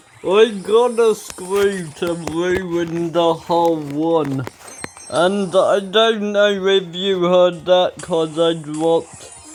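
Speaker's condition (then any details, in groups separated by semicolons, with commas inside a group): Ataxia; speech recently worse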